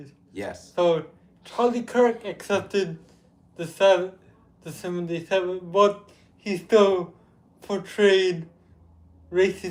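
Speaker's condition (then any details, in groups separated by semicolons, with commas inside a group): Cerebral palsy; with developmental delay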